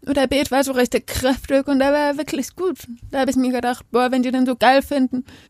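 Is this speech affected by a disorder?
Yes: deafness; not hard of hearing, spoken language as mother tongue, hearing school, sign language learned later; lip-reads hosts without interpreter, vest and wristband device at home; speaks aloud and signs, bilingual, voice different and louder, hearing people forget deafness because she speaks.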